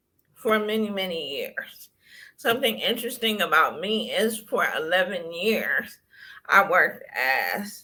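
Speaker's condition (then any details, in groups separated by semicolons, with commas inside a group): Cerebral palsy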